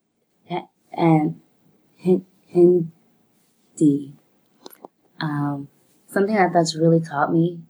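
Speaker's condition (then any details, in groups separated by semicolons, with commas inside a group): Stuttering; repeated sounds, blocks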